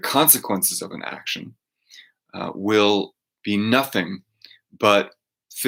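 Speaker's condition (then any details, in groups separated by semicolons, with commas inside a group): No condition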